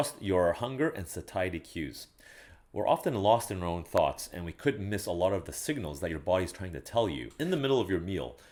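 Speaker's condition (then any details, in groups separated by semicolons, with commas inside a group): No condition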